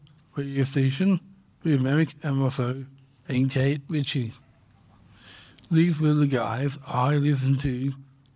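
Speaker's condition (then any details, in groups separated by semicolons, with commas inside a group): Down syndrome; congenital, diagnosed at birth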